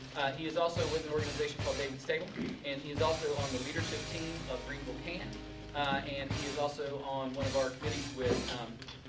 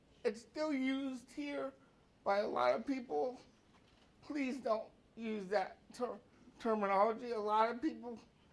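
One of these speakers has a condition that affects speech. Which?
The second: cerebral palsy; brain cell damage at birth.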